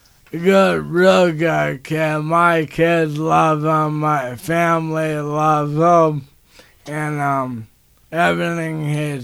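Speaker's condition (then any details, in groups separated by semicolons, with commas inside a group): ALS; motor neuron disease, onset with speech impairment and right hand weakness; speech impairment noticed before diagnosis, prompted doctor visit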